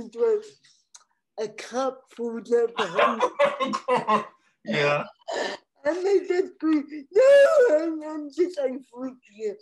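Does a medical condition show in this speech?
Yes: cerebral palsy.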